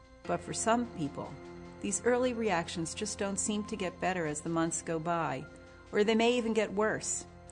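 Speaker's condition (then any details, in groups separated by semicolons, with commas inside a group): No condition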